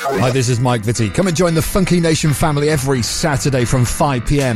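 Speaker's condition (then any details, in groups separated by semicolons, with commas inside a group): No condition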